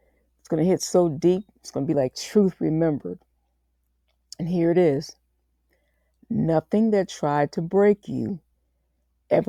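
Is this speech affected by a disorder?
No.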